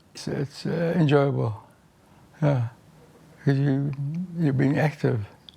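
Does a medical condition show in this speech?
Yes: Parkinson's disease; speech therapy twice weekly, stiffness, smaller steps; shallow breathing, weak breath support, unclear quiet flat voice, word-finding difficulty.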